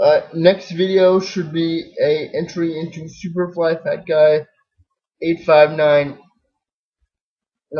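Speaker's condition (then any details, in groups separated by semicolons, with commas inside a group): Cerebral palsy, spastic diplegia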